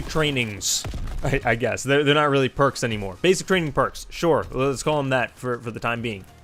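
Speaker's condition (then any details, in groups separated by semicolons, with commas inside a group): No condition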